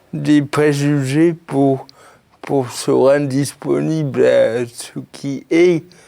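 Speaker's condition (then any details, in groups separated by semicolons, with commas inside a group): Cerebral palsy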